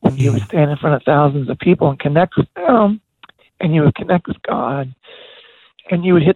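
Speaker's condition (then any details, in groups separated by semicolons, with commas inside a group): Voice disorder; first voice loss 1995 at youth pastors conference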